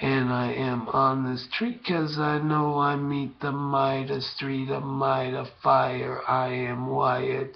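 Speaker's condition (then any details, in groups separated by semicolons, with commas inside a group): Brain injury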